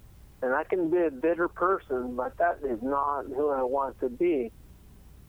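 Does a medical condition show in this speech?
Yes: cerebellar ataxia; diagnosed about 12 years ago, cerebellum two thirds missing on MRI, tested for hereditary Friedreich's form, dad's-side family history, cause unknown; degenerative, untreatable, not in wheelchair, no medicine due to drug hypersensitivity, recent lower back MRI, foot numbness, leg neuropathy pain.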